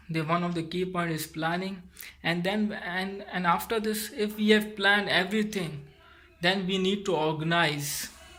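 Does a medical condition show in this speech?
No.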